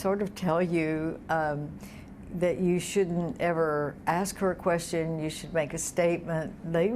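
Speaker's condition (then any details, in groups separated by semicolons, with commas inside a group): No condition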